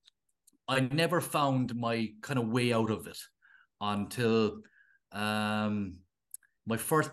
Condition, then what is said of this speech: Stuttering. If I do stutter, I don't think about it twice.